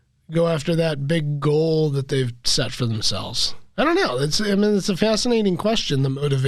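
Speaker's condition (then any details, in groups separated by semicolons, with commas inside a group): No condition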